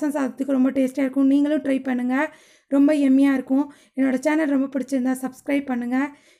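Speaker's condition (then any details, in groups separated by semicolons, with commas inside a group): No condition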